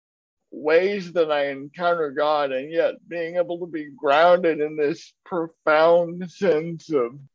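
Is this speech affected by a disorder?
Yes: cerebral palsy; uses a wheelchair, moves at a slow pace.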